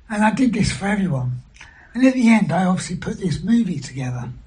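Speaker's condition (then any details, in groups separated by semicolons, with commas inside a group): Throat cancer surgery, vocal injections; injections now allow full sentences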